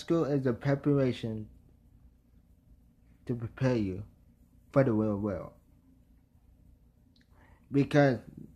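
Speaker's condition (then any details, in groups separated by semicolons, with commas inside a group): Traumatic brain injury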